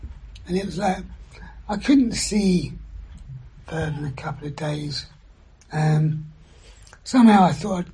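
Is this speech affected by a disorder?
Yes: throat cancer surgery, vocal injections; cancerous neck tumour, operations at Guy's, radiotherapy, one vocal cord half paralysed, deaf one ear, BAHA hearing aid; whispered after surgery, two or three words per breath, injections now allow full sentences.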